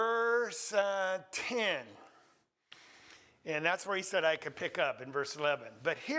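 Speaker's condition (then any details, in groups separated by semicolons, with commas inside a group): No condition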